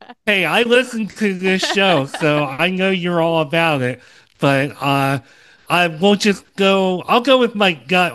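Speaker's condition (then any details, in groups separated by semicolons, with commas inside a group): Cleft lip and palate, Opitz G/BBB syndrome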